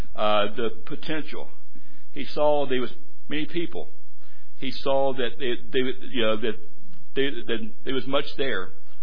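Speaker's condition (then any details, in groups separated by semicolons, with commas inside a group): Stuttering; struggled with it for a while, adults at gadsdale said stutter barred preaching; stutters less and talks slower when heartbroken; repeated sounds, repeated words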